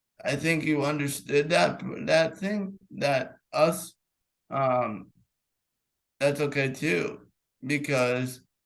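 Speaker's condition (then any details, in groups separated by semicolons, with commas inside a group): Cerebral palsy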